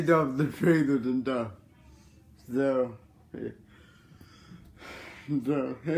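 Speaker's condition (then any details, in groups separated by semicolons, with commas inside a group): Cerebral palsy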